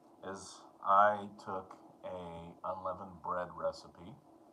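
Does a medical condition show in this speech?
No.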